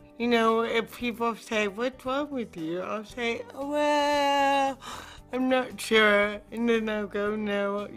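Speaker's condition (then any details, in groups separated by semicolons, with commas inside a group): Cerebral palsy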